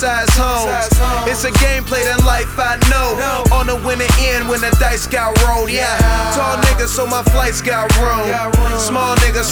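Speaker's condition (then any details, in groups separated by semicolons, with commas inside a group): No condition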